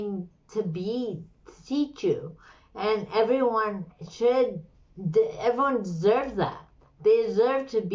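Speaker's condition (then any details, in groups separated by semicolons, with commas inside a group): Slurred speech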